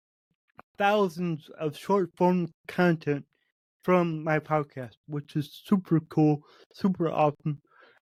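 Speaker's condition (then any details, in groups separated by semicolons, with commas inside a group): Cerebral palsy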